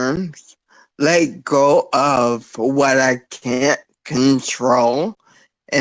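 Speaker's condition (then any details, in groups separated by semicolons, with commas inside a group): Spinocerebellar ataxia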